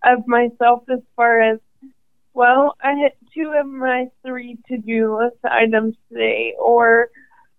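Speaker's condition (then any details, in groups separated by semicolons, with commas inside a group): ALS; diagnosed at 27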